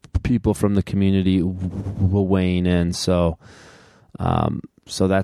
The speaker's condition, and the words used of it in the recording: Stuttering. Because sometimes it just feels like they're all sort of intimately wrapped together, and it's hard to kind of tease them apart.